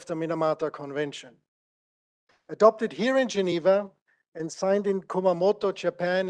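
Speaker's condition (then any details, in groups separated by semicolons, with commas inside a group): No condition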